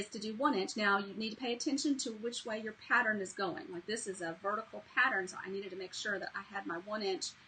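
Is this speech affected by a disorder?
No.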